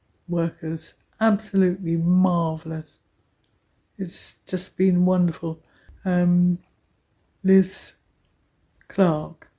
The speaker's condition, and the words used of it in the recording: Aphasia. And my voice is quieter, and